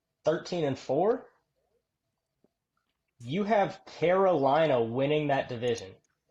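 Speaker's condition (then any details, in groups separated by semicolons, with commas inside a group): No condition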